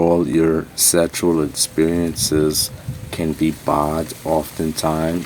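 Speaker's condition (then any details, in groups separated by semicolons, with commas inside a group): No condition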